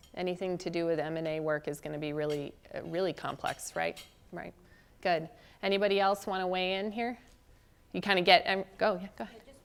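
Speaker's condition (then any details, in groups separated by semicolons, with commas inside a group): No condition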